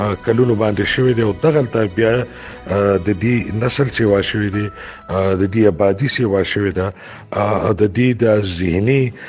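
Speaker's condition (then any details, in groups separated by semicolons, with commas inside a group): No condition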